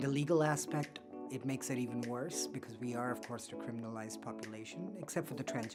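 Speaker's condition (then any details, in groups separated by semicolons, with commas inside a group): No condition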